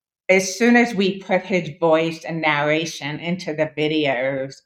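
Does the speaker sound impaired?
Yes: deafness; congenital moderate-severe hearing loss, diagnosed as toddler, hearing aids, lip reading, Esteem implant plus cochlear implant.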